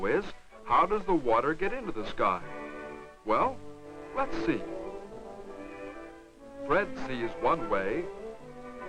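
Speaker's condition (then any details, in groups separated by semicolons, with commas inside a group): No condition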